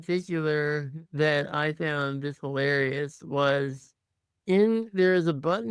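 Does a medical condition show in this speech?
Yes: muscular dystrophy; progressed, past respiratory crisis, long-term complex care.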